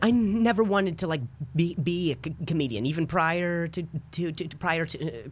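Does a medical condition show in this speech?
Yes: stutter; acquired after softball injury playing shortstop about four years ago, told it was vocal contusion, mostly neurological; worse on stage when rushing and trying harder, occurs over phone, different cadence, throat shake; here repeated sounds, repeated words.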